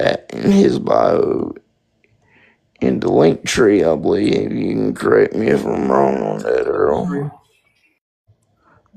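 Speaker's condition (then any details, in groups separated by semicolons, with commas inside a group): Spastic quadriplegic cerebral palsy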